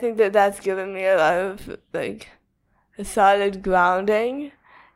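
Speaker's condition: Cerebral palsy, spastic quadriplegic

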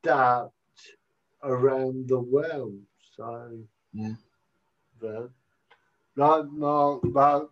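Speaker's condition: Cerebral palsy; holding handheld mic prevents walking stick use on stage

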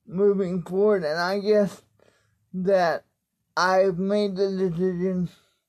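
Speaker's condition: Cerebral palsy; spastic quadriplegic, born 10 weeks premature, diagnosed at 8 months, not ambulatory, affects all muscles; voice tight especially when excited, slower speech, effortful speaking drenches back with sweat, tongue muscle affected

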